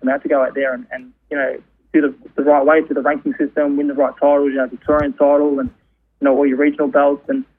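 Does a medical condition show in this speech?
No.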